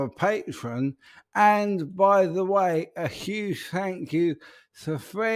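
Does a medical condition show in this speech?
Yes: ALS; speech.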